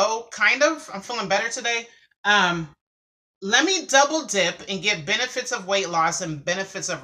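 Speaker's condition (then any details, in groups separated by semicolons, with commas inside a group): No condition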